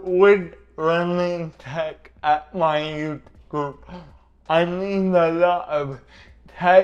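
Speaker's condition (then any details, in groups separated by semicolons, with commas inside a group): Cerebral palsy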